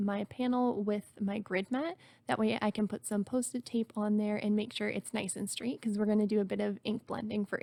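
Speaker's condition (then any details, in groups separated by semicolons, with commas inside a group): No condition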